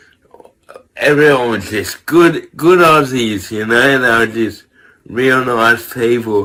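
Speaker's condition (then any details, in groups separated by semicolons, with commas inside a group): Cerebral palsy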